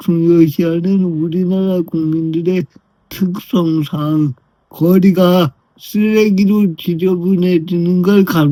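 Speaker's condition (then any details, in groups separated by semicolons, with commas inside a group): Brain lesion disability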